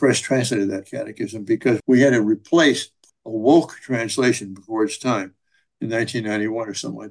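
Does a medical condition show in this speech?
No.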